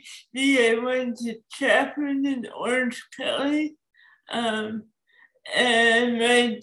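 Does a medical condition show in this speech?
Yes: cerebral palsy; cerebral palsy from birth, obstructive labor, oxygen deprivation, forceps delivery, couple weeks in NICU, moved to U.S. before age three for therapy; moderate to severe, wrote dissertation with typist in another state, works remotely.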